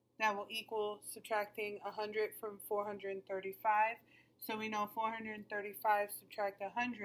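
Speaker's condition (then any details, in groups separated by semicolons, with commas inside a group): No condition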